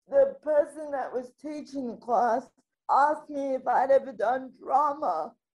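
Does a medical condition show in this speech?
Yes: spastic quadriplegic cerebral palsy; from being born three months premature.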